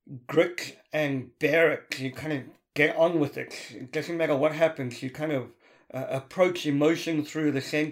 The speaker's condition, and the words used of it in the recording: Cleft palate. It meant that my speech was delayed, and as you can hear, I got a speech impediment as